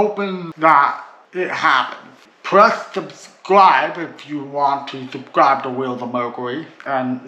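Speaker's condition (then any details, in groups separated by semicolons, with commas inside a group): Cerebral palsy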